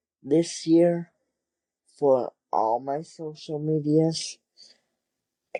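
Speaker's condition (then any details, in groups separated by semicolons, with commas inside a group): Cerebral palsy; wheelchair user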